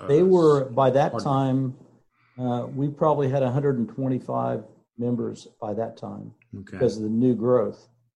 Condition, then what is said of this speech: None; typical speech.